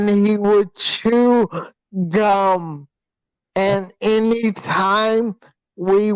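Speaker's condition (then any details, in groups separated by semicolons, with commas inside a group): Hydrocephalus with shunt failure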